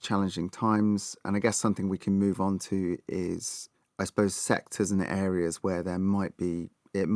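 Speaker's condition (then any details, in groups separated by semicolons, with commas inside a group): No condition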